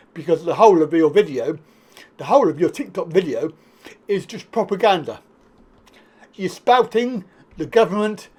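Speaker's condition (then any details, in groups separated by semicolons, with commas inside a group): Cerebral palsy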